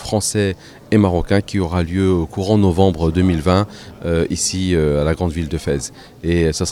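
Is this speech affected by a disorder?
No.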